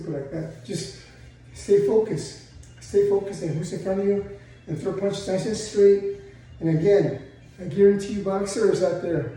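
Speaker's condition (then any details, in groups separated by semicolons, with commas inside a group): No condition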